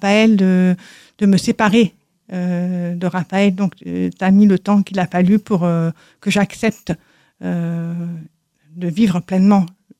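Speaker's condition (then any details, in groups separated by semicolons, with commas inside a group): Deafness from birth; congenital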